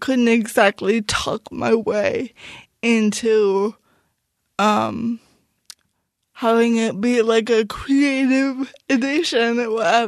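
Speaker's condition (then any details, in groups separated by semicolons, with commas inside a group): Cerebral palsy; speech noticeably affected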